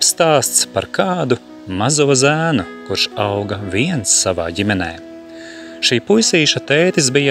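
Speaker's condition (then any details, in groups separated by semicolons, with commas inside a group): No condition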